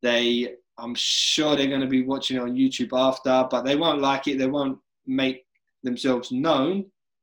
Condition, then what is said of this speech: Stuttering. There's been days where I've come on this live and my speech hasn't been the best, but it hasn't stopped me from coming on.